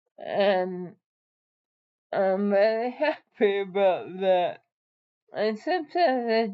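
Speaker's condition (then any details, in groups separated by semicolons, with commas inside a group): ALS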